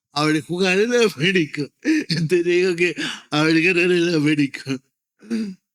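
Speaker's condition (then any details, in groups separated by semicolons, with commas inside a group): Cerebral palsy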